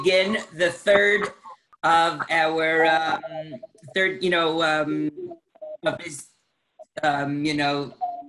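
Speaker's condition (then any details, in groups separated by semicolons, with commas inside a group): No condition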